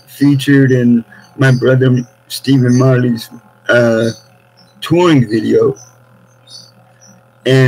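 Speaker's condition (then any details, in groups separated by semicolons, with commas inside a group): Cerebral palsy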